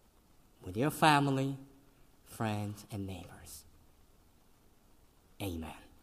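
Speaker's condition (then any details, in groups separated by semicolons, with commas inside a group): Cleft lip and palate, severe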